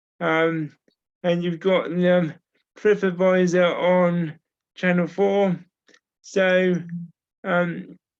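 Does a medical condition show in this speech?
Yes: cerebral palsy.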